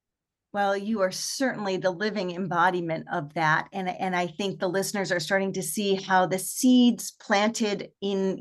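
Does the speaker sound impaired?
No.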